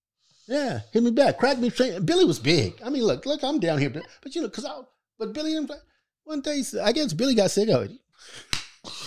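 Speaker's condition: No condition

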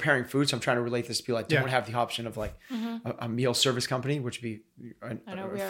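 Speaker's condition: No condition

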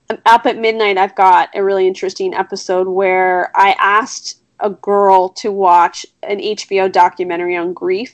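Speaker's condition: No condition

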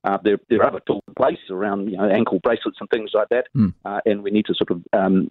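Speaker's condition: No condition

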